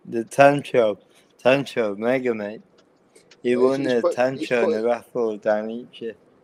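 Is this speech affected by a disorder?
Yes: cerebral palsy.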